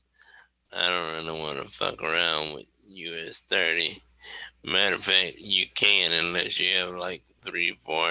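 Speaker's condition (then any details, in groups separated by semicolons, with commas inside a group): Cerebral palsy; wheelchair user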